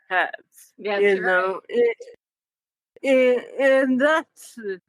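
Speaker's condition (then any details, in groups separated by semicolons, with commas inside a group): Cerebral palsy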